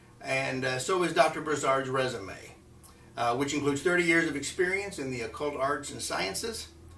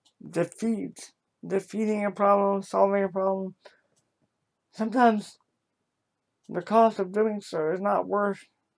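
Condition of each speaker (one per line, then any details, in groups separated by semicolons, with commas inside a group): No condition
Cerebral palsy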